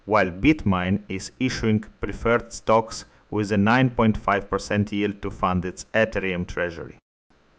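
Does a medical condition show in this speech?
No.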